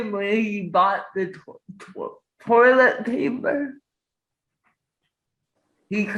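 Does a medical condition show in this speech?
Yes: cerebral palsy.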